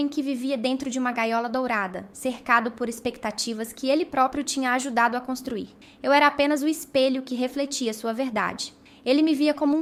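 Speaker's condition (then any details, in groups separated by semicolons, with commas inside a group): No condition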